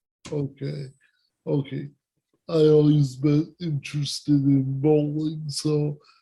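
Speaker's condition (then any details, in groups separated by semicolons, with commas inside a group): Cerebral palsy; present from birth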